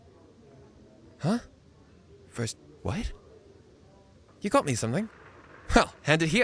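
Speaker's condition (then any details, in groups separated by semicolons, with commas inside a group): No condition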